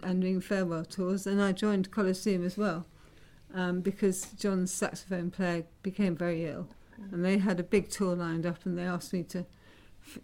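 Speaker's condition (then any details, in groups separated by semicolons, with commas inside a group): Parkinson's disease; diagnosed 1997, dopamine shortage causes stiffness, specialist Ray Chowdhury delayed dopamine, dopamine agonist then pump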